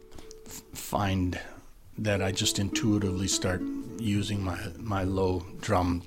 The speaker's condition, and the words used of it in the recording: No condition.